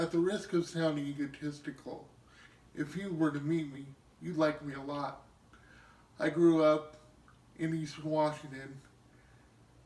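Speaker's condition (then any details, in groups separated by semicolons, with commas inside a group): Cerebral palsy; cerebral palsy from birth, wheelchair user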